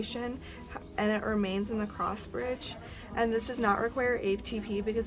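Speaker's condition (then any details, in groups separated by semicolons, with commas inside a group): No condition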